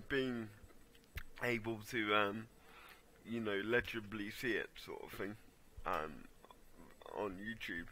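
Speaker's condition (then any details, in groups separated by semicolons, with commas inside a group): Cerebral palsy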